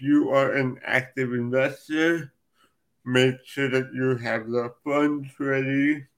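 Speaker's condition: Cerebral palsy; from birth

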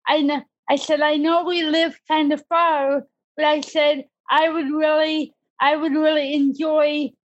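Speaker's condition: Cerebral palsy; disability since childhood

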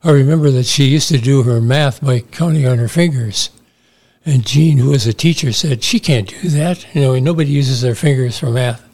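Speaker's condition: Parkinson's disease; subdued gestures and movements

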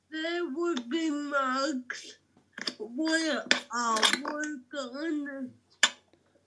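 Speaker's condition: Cerebral palsy; cerebral palsy from birth, mainly physical, uncontrollable muscle movements, wheelchair user

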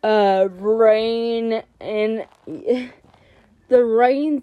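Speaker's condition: Cerebral palsy; anxiety since 7th grade worsened it

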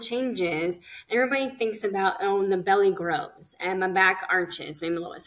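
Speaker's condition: Cleft lip and palate; congenital cleft lip and palate, speech therapy

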